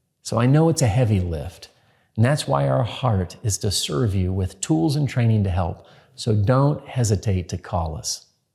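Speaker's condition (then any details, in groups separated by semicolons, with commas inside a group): No condition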